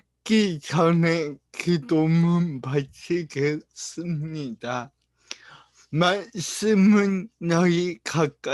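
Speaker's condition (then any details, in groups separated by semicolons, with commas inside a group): Brain lesion disability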